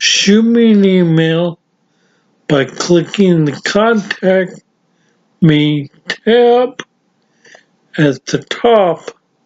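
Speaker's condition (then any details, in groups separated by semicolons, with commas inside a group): Severe traumatic brain injury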